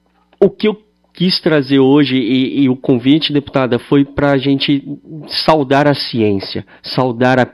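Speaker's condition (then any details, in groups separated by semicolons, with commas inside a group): Cleft lip and palate; treated from childhood as USP patient at rehabilitation hospital in Bauru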